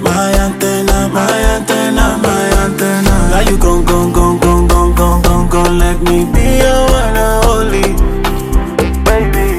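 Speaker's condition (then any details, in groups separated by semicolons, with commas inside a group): No condition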